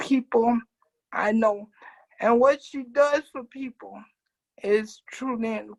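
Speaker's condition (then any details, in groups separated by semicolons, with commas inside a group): Cerebral palsy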